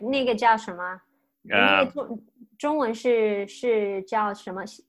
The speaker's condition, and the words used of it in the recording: Stuttering. 就觉得就是我怎么样连话都讲不好，这样的话就反而加重了我自己的口吃。